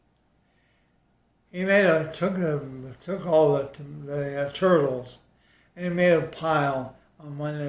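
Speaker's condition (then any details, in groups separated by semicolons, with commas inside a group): ALS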